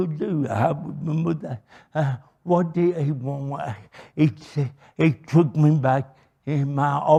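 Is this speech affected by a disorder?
Yes: cerebral palsy.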